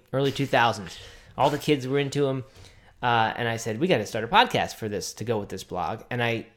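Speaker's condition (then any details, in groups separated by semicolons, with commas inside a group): No condition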